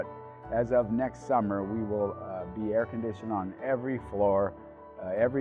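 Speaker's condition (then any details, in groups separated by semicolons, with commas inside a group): No condition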